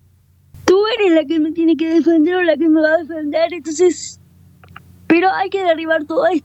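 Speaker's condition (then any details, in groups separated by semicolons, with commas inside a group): Cerebral palsy, quadriparesis; wheelchair user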